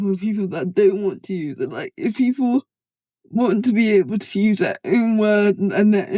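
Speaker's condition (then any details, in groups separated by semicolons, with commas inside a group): Cerebral palsy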